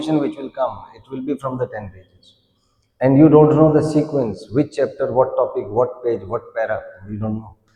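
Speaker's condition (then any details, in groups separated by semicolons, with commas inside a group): No condition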